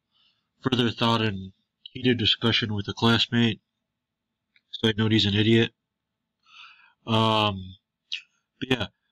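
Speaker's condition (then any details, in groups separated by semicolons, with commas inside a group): No condition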